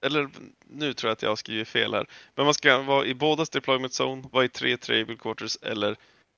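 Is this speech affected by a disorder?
No.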